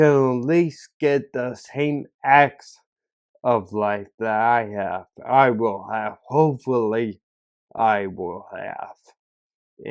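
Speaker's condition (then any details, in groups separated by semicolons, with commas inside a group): Ataxia; caused by stroke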